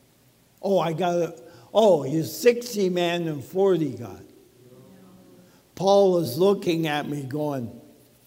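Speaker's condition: ALS; swallowing

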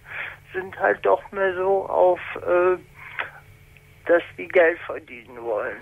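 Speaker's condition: Congenital spastic paralysis; spastic paralysis since birth, mainly in hands, writing or holding full glass looks drunk

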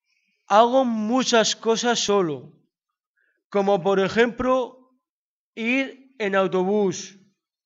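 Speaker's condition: Down syndrome

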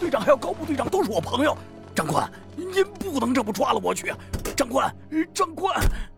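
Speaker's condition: No condition

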